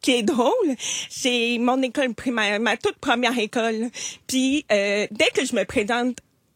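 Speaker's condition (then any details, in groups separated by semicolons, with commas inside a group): Hearing loss; hard of hearing since childhood, attended special school for hard-of-hearing pupils, then mainstream school, skilled lip reader; accent when speaking, noted by others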